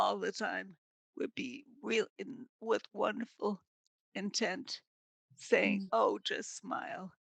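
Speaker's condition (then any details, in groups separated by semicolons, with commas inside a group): Multiple sclerosis; weak soft voice, speaking loudly exhausting, eating affected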